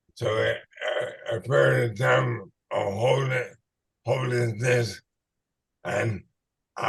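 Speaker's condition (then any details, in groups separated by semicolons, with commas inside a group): ALS/MND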